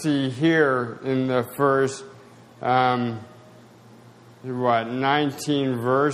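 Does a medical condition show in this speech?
Yes: spasticity, mild; drug affects speech a little, may sound draggy.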